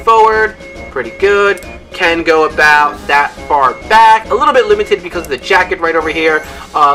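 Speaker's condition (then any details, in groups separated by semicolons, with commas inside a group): No condition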